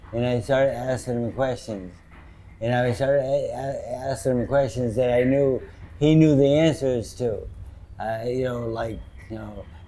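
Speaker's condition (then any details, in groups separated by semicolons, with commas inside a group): Parkinson's disease; sometimes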